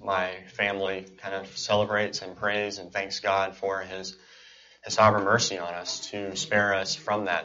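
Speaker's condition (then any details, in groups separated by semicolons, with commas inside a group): Cleft palate and cleft lip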